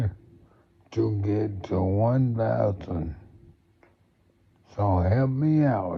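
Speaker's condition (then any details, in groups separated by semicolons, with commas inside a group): Multiple sclerosis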